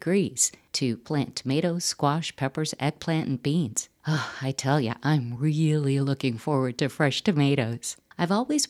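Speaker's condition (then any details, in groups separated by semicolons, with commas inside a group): No condition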